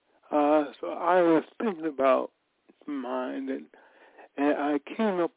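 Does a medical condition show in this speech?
Yes: cerebral palsy; from birth.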